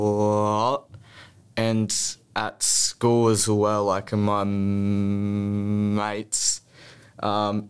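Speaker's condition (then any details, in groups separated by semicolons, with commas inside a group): Stutter; childhood stutter, therapy grades 1-4, smooth speech at Box Hill Clinic 2 years from 14-15; prolonged sounds, blocks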